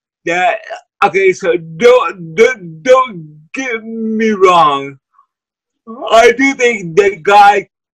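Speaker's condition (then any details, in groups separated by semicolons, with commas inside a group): Cerebral palsy; voice and way of talking affected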